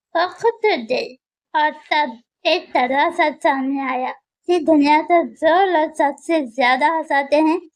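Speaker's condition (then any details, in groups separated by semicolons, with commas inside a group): Muscular dystrophy; wheelchair user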